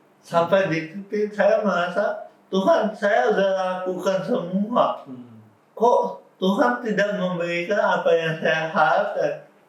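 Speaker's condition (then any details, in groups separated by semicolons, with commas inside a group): Cerebral palsy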